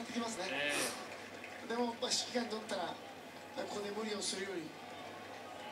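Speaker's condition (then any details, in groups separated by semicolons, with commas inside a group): No condition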